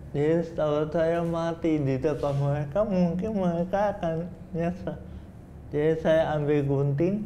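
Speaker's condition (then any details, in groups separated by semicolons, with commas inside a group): Cerebral palsy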